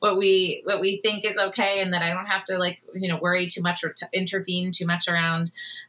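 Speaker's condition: No condition

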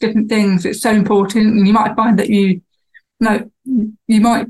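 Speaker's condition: Deafness, lost hearing around age 4; cochlear implant; cochlear implant after university, deteriorated after car accident, internal implant replaced

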